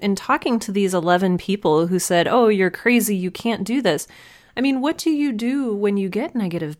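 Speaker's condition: No condition

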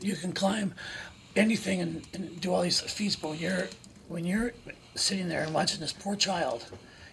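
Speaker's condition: Throat cancer, one vocal cord; throat cancer at age 28, tracheotomy, one vocal cord removed, told would never talk again; voice noticeably altered, self-compared to raspy rock singers, talks at length

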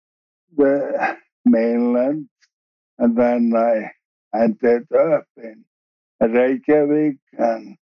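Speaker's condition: ALS; very slow progression

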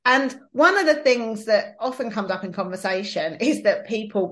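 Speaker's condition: No condition

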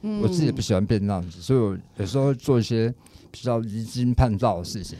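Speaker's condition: Tongue cancer; called a miracle by others

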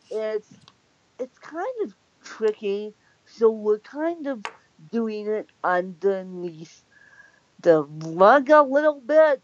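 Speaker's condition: Hemiplegic cerebral palsy; lack of oxygen at birth

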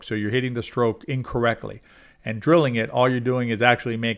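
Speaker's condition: No condition

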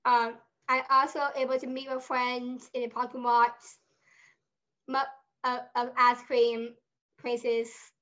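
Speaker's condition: Down syndrome; adult with Down syndrome

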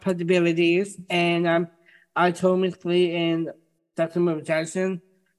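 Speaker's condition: Down syndrome

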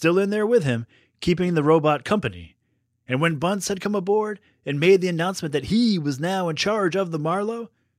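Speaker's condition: No condition

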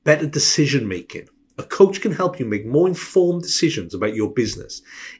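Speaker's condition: No condition

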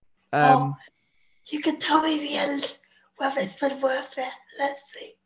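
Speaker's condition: Spastic quadriplegic cerebral palsy

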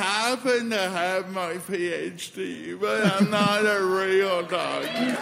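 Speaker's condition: Spastic cerebral palsy; cord around neck cut oxygen at birth, Bridgewater, diagnosed 18 months, foot surgery, 93 physio sessions; age 34, walks with limp, no longer falls, poor fine motor control, never written; obviously affected since childhood, much speech therapy, sounded asleep on phone, may be taken as drunk

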